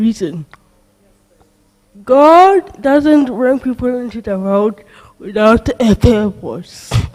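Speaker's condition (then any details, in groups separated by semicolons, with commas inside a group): Cerebral palsy; present from birth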